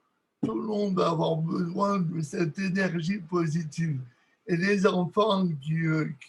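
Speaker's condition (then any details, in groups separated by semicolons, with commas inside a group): Cerebral palsy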